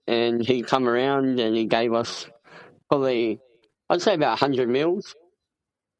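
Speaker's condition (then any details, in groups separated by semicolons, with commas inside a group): Cleft palate; congenital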